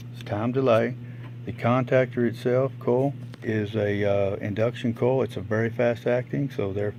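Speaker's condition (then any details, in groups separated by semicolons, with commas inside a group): No condition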